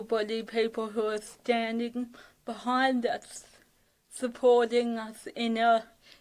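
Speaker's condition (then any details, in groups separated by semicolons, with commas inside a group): Cerebral palsy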